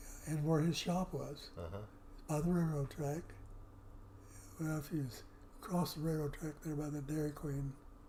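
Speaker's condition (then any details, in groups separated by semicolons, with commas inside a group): Parkinson's; affects voice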